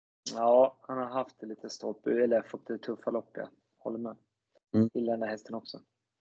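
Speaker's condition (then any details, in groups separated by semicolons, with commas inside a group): No condition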